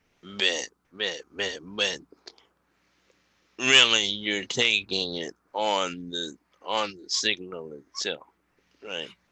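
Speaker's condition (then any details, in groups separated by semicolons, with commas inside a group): Cerebral palsy; wheelchair user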